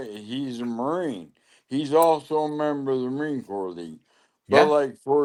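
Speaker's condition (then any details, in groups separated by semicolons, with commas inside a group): Lou Gehrig's disease (ALS)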